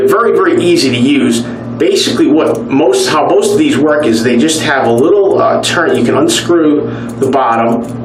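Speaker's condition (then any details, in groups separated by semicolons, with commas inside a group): No condition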